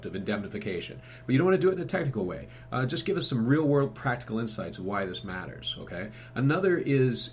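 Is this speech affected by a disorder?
No.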